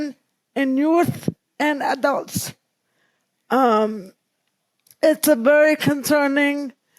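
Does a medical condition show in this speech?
Yes: cerebral palsy; present from birth.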